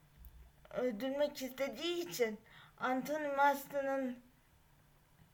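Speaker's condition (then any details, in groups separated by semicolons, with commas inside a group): Cerebral palsy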